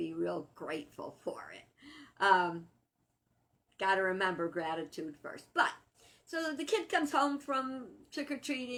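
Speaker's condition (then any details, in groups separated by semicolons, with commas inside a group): No condition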